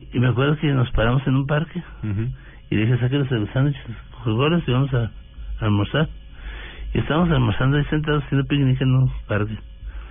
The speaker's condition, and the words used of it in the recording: Parkinson's disease. Que me vieran, que, como tengo la voz ahora que a veces me tiembla, a veces mm.